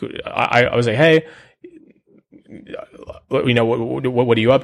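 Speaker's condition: Stutter; lifelong stutter, speech therapy tried without success, first seminar at 19 changed beliefs about speech; repeated sounds, repeated words

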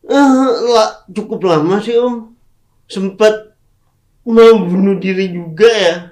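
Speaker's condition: Cerebral palsy; congenital cerebral palsy; speaking is difficult

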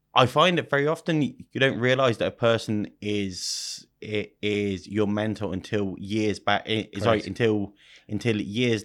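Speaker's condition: Stutter; about five times worse when speaking German; repeated sounds, prolonged sounds

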